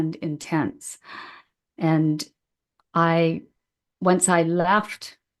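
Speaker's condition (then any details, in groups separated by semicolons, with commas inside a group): No condition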